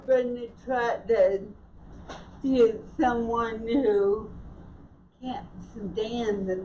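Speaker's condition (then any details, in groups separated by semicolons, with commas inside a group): Cerebral palsy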